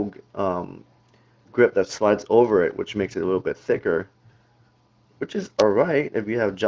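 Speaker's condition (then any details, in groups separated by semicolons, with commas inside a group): No condition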